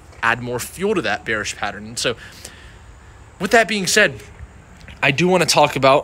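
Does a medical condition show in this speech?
No.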